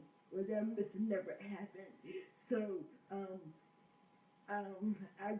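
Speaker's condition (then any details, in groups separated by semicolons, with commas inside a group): Cerebral palsy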